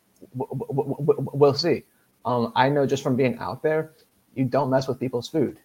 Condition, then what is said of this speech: Stuttering. It's just part of how I talk sometimes.